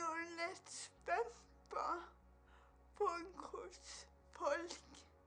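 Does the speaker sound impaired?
Yes: cerebral palsy; cerebral palsy from birth, umbilical cord around neck, oxygen deprivation, brain injury, 28 years since onset; speaking in pre-recorded video clip shown on screen.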